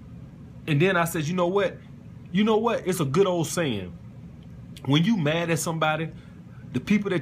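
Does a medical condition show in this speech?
No.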